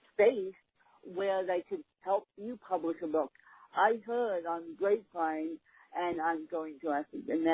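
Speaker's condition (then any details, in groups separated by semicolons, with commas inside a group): Cerebral palsy, mixed, moderate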